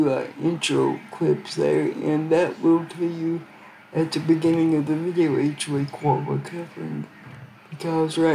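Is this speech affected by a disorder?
Yes: cerebral palsy.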